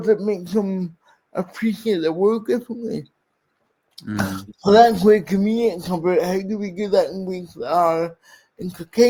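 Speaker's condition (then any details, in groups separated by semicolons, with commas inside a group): Cerebral palsy; speech impairment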